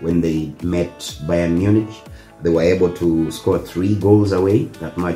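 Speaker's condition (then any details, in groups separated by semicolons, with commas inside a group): No condition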